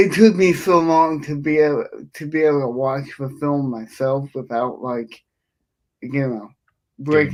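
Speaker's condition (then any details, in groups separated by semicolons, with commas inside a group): Cerebral palsy; affects speech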